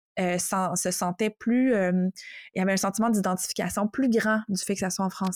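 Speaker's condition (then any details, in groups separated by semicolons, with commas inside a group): No condition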